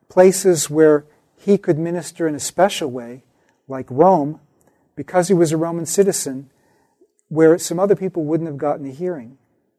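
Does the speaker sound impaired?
No.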